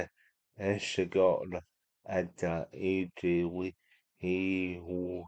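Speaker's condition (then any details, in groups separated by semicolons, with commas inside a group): Cerebral palsy; unable to walk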